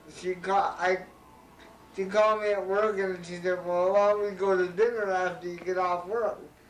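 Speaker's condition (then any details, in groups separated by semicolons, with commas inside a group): Cerebral palsy; speech therapy two years before kindergarten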